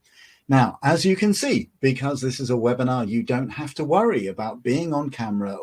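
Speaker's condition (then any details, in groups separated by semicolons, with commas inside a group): No condition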